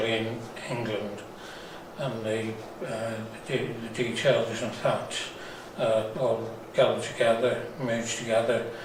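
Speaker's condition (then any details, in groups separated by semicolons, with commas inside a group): Parkinson's; diagnosed about 5 years ago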